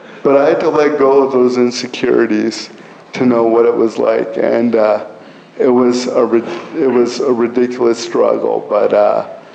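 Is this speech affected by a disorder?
Yes: cerebral palsy.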